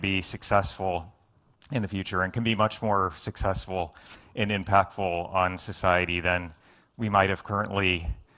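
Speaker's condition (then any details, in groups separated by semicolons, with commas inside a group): No condition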